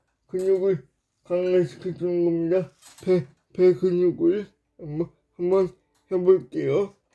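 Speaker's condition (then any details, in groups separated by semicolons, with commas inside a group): Brain lesion disability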